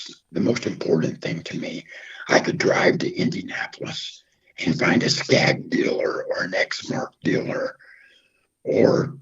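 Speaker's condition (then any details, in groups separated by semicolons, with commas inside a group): Throat cancer, half voicebox, partial laryngectomy; half of voicebox removed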